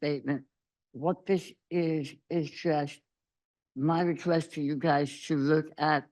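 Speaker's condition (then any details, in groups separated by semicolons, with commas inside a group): Throat cancer survivor; speech may be hard to understand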